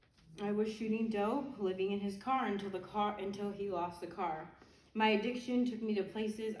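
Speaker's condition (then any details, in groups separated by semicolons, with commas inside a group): No condition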